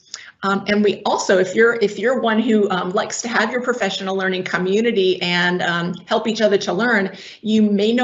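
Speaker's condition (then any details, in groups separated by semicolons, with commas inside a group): No condition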